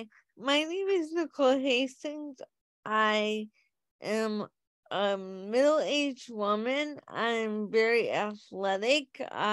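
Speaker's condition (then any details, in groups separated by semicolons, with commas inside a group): Cerebral palsy with quadriplegia; quadriplegia, cannot move independently; many specialists needed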